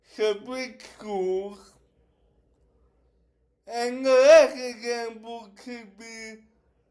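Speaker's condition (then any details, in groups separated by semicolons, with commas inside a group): Cerebral palsy; affects whole body; affects speech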